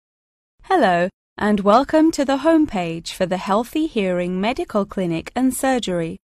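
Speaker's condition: No condition

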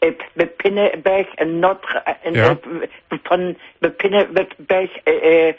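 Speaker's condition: Stuttering; childhood onset, noticed at age 10, lifelong; still stuttering at 61, past therapies including breathing therapy from Holland; not fluent, stutter audible on call, at worst half a day per word, partly improved by therapy; repeated sounds, repeated words, prolonged sounds

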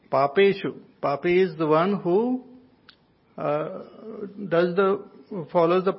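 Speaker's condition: No condition

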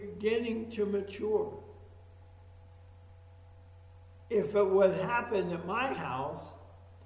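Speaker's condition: ALS; swallowing

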